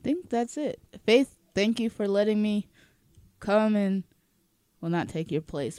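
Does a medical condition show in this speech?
No.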